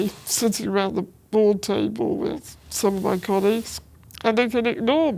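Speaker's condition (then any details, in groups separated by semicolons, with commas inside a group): Spinal muscular atrophy; present from birth, progressive; ventilator user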